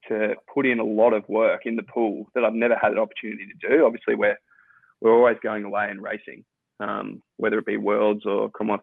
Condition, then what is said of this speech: No condition.